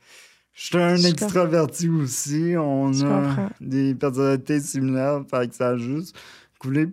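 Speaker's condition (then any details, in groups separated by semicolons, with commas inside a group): Cerebral palsy, near quadriplegia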